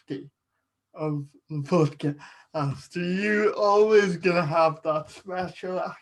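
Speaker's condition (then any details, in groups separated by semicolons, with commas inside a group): Cerebral palsy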